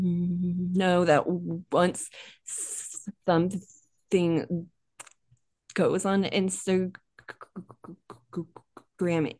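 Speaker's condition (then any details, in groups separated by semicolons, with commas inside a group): Stuttering; stutter since childhood, more severe when younger, quiet child avoiding speaking, NSA workshop in Fort Lauderdale; still stutters, no problems communicating at work, growing confidence; more comfortable the more people spoken to, sound repetitions; prolonged sounds, blocks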